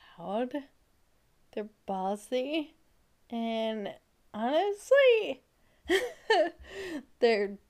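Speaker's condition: Friedreich's ataxia; wheelchair user

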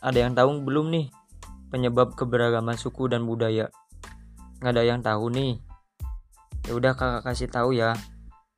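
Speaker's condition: No condition

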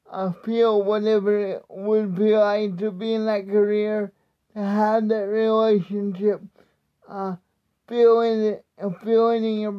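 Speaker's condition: Cerebral palsy; speech not affected by disability

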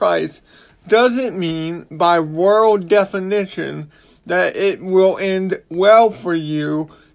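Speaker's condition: Cerebral palsy; walks with a limp

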